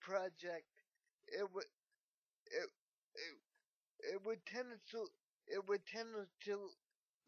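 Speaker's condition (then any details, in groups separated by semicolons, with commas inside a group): Cerebral palsy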